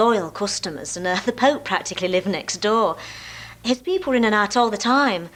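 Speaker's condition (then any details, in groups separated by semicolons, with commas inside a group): No condition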